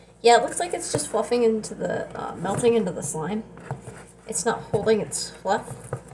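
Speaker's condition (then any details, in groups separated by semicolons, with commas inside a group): No condition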